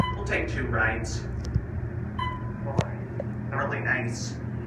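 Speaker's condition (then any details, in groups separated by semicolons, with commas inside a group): No condition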